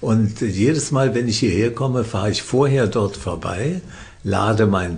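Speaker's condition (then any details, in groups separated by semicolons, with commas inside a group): Parkinson's disease; symptoms barely noticeable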